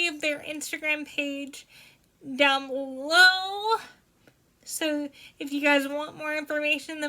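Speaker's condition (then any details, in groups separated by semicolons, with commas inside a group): Cerebral palsy; spasticity in hands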